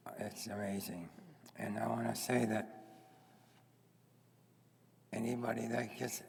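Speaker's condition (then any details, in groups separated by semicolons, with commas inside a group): Head and neck cancer; earlier head and neck cancer, surgery; third recurrence, tumor behind ear, facial and vocal cord paralysis; vocal cord paralysis affects voice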